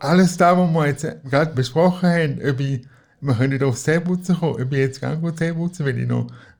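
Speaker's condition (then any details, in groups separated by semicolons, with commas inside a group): Cerebral palsy; needs daily help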